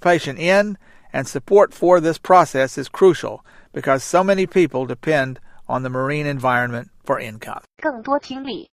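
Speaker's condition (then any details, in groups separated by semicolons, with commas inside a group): No condition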